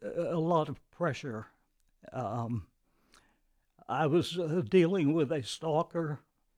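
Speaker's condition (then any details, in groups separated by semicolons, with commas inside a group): Vocal dysphonia; voice felt like being strangled, host took it as natural speaking style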